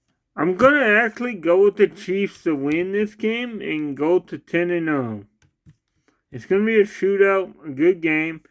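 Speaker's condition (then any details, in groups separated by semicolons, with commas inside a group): Cerebral palsy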